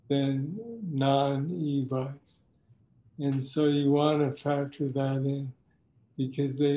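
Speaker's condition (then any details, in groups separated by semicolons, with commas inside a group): Parkinson's disease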